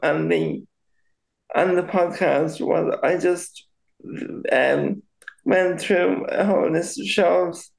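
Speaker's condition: Cerebral palsy; very slightly delayed speech

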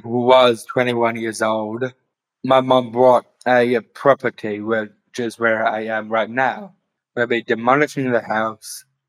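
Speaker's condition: Down syndrome; later diagnosed with autism

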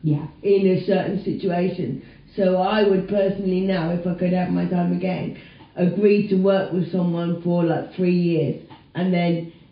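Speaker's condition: Cerebral palsy quadriplegia; writing and reading physically difficult

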